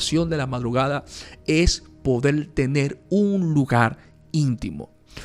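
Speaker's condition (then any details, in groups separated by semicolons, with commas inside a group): No condition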